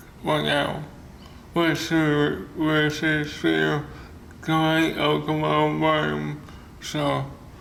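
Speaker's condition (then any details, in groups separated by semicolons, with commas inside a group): Cerebral palsy; speech disability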